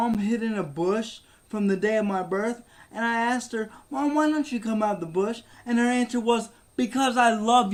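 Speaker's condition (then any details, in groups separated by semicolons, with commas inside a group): Cerebral palsy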